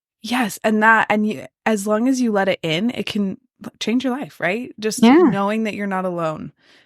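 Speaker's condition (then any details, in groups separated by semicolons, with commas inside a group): No condition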